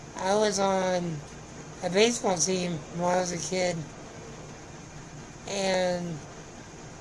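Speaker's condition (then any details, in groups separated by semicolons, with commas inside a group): Spinal muscular atrophy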